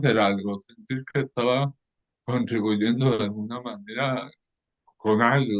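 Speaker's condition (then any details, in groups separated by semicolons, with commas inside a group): Cerebral palsy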